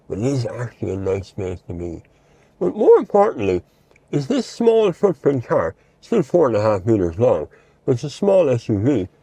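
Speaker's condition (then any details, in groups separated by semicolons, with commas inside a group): Mouth cancer surgery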